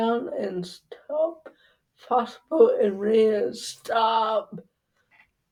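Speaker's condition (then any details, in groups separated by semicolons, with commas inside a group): Cerebral palsy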